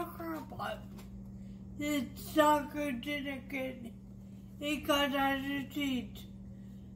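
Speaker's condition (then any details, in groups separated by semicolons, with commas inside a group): Traumatic brain injury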